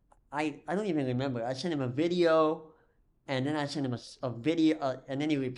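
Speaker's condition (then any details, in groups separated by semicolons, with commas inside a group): Cleft lip and palate; cause unknown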